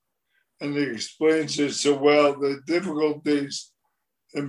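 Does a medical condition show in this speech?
Yes: motor neurone disease; progressive, notably worse than a couple of years ago.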